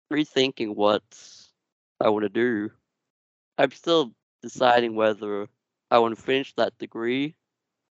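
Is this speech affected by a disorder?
Yes: Duchenne muscular dystrophy; progressive.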